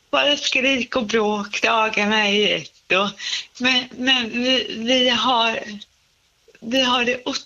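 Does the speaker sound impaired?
Yes: cerebral palsy; congenital, motor function affected throughout body, walks and stands, somewhat poorer balance; speech slightly affected.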